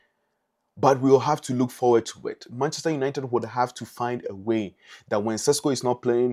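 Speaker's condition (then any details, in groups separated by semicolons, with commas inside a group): No condition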